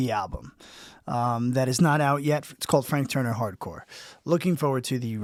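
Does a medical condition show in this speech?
No.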